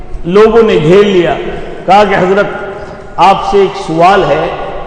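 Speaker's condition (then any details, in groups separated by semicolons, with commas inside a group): No condition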